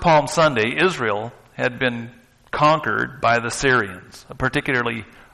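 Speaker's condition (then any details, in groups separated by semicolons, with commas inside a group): No condition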